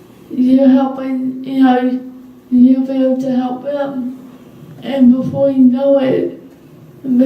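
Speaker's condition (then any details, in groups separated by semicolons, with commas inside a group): Cerebral palsy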